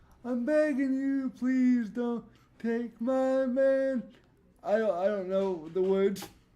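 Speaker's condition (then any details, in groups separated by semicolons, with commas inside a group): Cerebral palsy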